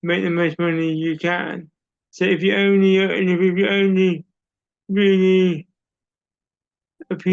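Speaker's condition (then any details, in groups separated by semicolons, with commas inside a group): Cerebral palsy; audible speech impairment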